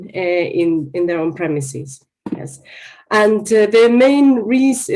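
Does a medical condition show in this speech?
No.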